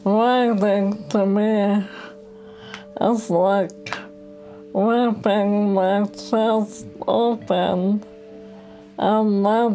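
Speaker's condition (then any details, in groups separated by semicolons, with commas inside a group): ALS; progressive, motorized wheelchair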